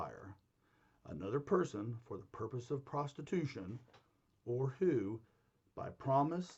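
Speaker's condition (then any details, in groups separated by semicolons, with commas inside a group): No condition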